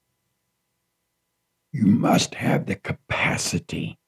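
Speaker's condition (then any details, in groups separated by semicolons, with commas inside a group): Throat cancer, partial laryngectomy; half of voice box removed, never smoked, sick for three years; lost part of voice, feels limited in how much can speak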